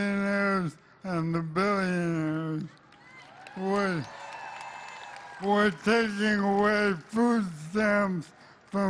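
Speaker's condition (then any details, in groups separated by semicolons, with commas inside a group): ALS; weak voice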